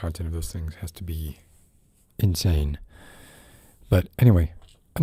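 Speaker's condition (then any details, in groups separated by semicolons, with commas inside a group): No condition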